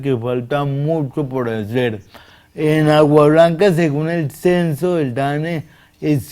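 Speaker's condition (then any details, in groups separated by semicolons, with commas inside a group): Cerebral palsy; difficulty speaking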